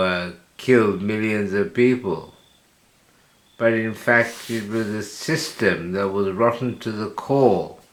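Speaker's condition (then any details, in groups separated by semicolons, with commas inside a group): Slurred speech from poisoning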